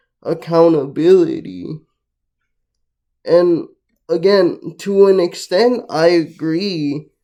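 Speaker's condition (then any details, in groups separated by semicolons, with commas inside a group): Cerebral palsy, mixed, mild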